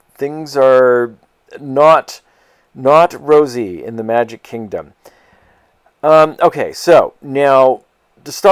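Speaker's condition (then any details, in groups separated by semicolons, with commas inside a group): No condition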